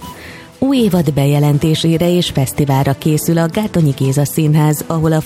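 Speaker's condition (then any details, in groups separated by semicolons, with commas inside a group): No condition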